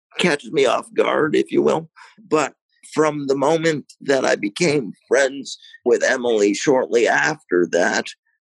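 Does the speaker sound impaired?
Yes: cerebral palsy, mild.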